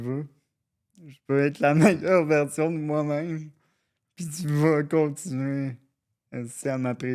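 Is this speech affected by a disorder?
Yes: cerebral palsy.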